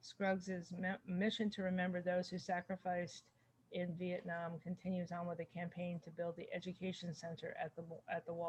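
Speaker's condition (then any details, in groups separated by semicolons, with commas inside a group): No condition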